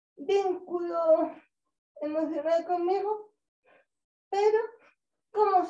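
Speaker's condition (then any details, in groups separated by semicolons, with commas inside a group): Cerebral palsy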